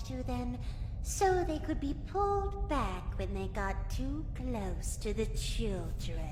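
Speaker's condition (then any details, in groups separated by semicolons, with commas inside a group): No condition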